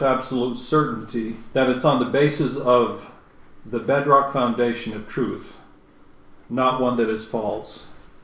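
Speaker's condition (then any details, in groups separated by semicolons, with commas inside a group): No condition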